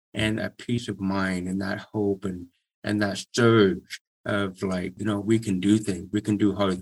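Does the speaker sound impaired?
Yes: severe to profound hearing loss; congenital severe to profound hearing loss, identified near age 2, two deaf uncles, hearing aids since early childhood; Starkey Genesis AI rechargeable hearing aids with streaming, Starkey wearer since 2000; speech language therapy programs in childhood, relied on lip reading when aids failed.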